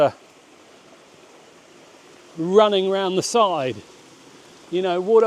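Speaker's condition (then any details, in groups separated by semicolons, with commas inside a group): No condition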